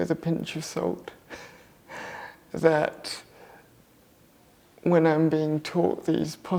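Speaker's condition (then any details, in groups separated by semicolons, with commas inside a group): Cerebral palsy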